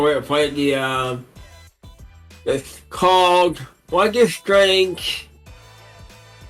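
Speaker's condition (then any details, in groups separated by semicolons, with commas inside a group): Cerebral palsy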